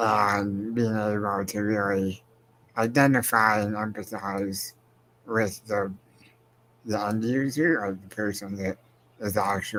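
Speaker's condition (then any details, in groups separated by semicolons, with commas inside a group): Spinal muscular atrophy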